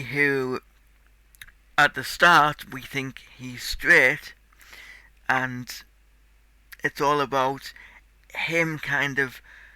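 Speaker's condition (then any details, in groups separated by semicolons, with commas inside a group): Cerebral palsy; tight muscles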